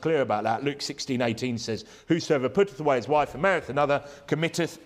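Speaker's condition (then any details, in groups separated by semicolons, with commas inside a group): No condition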